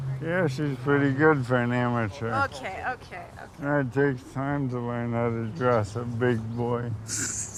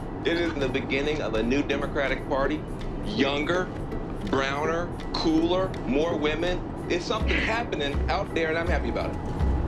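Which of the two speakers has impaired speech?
The first: ALS; rapidly progressing whole-body paralysis, uses wheelchair; about a year since diagnosis, respiratory function declining, tracheostomy and ventilator discussed; voice fading, less melodious, needs rest, later synthetic voice.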